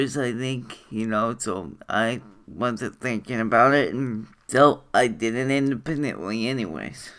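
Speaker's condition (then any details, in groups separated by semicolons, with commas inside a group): Cerebral palsy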